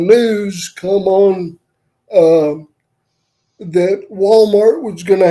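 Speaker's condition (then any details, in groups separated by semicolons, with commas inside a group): Cerebral palsy; wheelchair user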